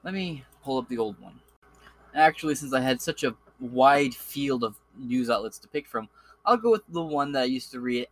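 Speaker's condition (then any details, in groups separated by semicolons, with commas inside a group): No condition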